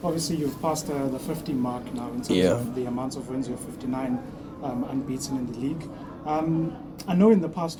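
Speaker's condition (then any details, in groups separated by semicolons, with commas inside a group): No condition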